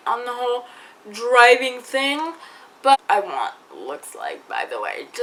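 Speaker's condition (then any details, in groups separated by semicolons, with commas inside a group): Cerebral palsy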